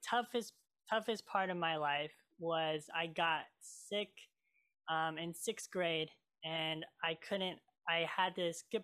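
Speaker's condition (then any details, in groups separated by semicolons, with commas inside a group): Cleft lip and palate; scar removal declined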